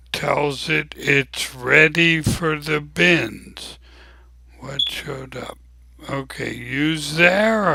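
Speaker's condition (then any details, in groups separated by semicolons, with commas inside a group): ALS; abnormally slow voice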